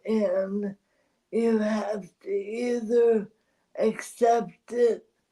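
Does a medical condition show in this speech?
Yes: ALS.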